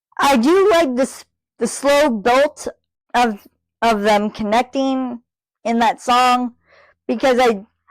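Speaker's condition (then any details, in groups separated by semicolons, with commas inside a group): Cerebral palsy, spastic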